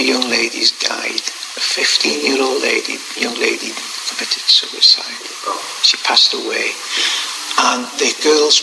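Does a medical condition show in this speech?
No.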